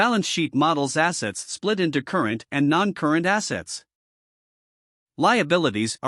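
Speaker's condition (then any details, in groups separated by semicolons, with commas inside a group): No condition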